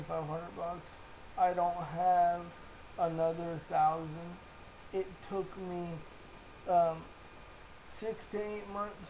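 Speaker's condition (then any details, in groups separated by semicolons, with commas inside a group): Cerebral palsy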